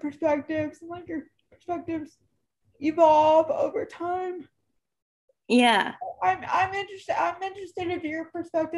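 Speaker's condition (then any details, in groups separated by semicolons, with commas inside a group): Cerebral palsy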